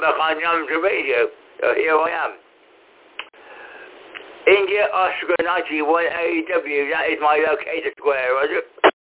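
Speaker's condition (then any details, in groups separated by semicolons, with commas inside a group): Cerebral palsy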